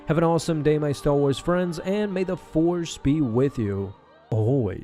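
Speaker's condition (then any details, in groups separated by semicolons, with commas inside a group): No condition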